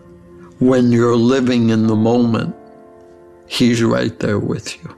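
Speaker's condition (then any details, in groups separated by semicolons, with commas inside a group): ALS; progressive ALS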